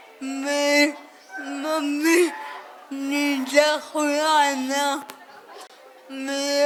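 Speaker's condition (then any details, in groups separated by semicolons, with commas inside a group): Cerebral palsy; speech not clear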